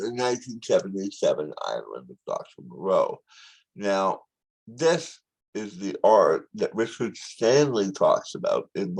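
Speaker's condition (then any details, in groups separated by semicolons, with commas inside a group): Tongue cancer surgery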